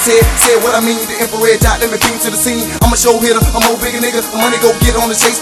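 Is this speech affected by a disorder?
No.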